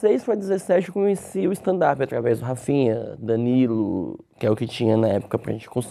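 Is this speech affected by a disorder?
Yes: cleft lip; congenital cleft lip, open fissure at birth, two surgeries in first six months of life.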